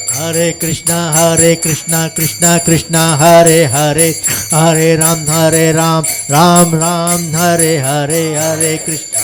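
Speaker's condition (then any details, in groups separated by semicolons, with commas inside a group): No condition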